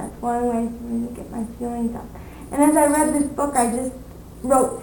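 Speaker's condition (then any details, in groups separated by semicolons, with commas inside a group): Cerebral palsy; plateau in abilities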